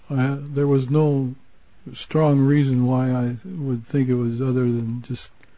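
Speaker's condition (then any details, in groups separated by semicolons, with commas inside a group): Parkinson's; low dose Mirapex, yoga, Bowen therapy, John Coleman's alternative approach, limited food intake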